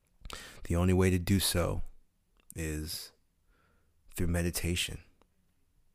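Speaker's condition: No condition

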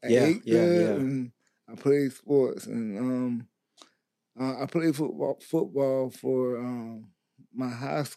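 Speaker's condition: Stroke; stroke at 17, football hit, hydrocephalus, blocked neck artery, surgery Scottish Rite Atlanta, TBI, face transplant; babbling, uncontrollable drooling, slurred speech mother could not understand at onset, persisted after brain surgery

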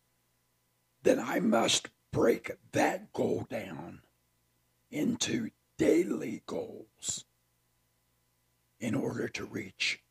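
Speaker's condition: Partial laryngectomy; no speech after laryngectomy

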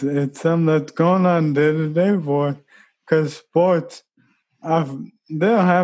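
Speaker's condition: ALS; unable to run, uses wheelchair-specific running chair pushed by friend Bobby; pushed in running events by Bobby, training 3-4 times weekly toward marathon in running chair

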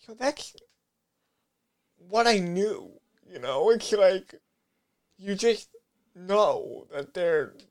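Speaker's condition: Cerebral palsy; brain disorder, brain injury

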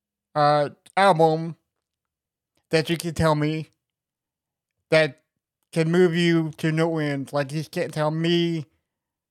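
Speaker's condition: Cerebral palsy; congenital, doctors told mother he likely could not walk

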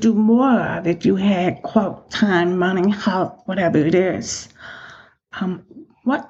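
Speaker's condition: Profound deafness, acquired, profound

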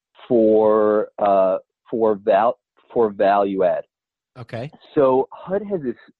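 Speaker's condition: Stutter; years ago caused strong fear of answering the phone; ongoing stutter evident in speech; frequent word and phrase repetitions, part-word repetitions, many fillers like um and uh; repeated sounds, repeated words

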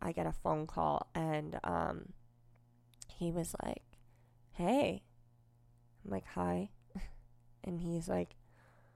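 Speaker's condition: Cleft lip and palate, unilateral

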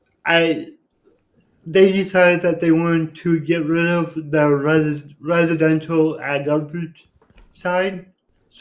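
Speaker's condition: Cerebral palsy; born without pulse or breathing and revived

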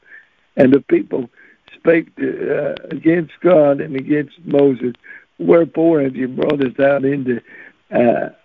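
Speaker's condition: Cerebral palsy; since birth

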